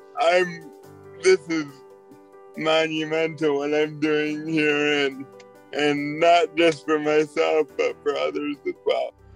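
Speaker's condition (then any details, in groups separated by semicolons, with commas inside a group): Cerebral palsy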